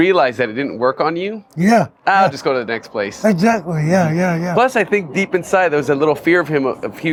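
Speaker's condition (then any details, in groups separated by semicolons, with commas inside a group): No condition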